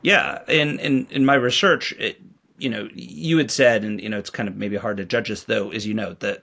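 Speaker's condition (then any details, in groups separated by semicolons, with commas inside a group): No condition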